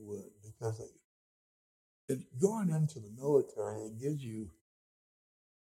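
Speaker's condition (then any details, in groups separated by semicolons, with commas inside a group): Speech impediment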